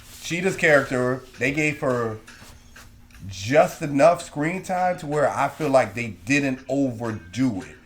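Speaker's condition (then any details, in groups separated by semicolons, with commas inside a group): No condition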